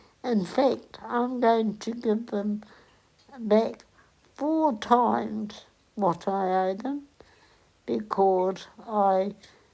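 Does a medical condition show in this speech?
Yes: cerebral palsy; onset at 8 days old.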